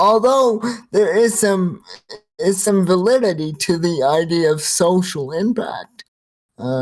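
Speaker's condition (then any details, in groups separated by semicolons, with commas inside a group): Cerebral palsy, spastic quadriplegia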